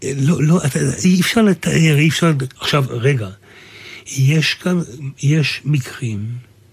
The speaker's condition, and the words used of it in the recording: Aphasia. אני אגיד לך מה, קודם כל, הכתיבה והדיבור זה אותו מאבק.